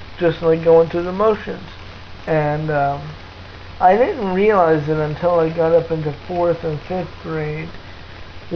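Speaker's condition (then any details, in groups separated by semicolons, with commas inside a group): Cerebral palsy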